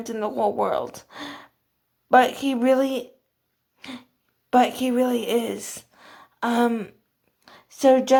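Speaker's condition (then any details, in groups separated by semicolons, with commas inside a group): Cerebral palsy, athetoid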